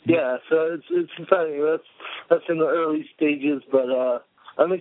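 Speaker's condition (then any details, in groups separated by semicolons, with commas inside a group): Cerebral palsy; visible to casting agents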